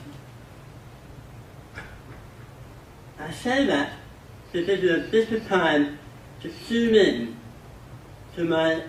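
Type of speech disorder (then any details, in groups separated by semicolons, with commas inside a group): Dysarthria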